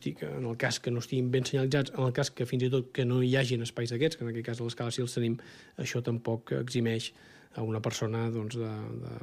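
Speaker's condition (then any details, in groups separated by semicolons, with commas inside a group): No condition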